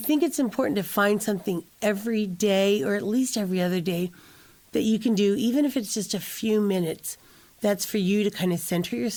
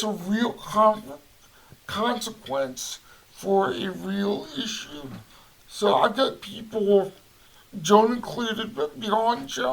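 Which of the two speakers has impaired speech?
The second: cerebral palsy; from birth, brain damage, limbs affected, power wheelchair; voice affected.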